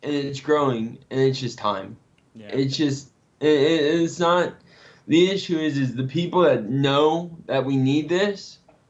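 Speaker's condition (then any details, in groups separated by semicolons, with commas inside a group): Cerebral palsy; symptoms can act up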